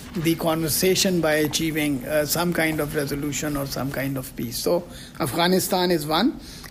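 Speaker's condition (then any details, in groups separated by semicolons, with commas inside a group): No condition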